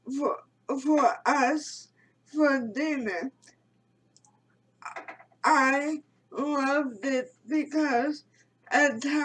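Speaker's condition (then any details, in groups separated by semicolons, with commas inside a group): Cerebral palsy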